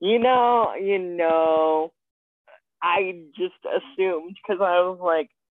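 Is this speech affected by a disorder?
Yes: spastic quadriplegic cerebral palsy; brain-body communication misfire, uses wheelchair, not paralysis, full body sensation.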